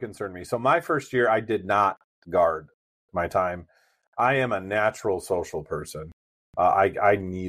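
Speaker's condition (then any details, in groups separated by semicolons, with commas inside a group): No condition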